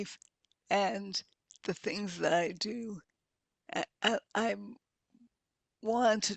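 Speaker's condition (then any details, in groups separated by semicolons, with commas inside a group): Multiple sclerosis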